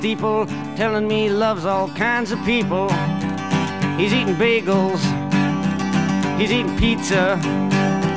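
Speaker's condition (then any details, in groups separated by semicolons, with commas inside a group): No condition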